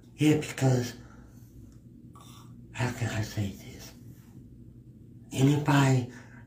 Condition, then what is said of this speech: Cerebral palsy. When I speak, I do speak a little bit, and that's part of mine.